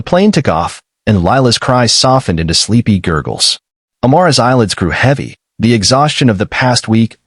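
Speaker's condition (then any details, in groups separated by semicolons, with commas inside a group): No condition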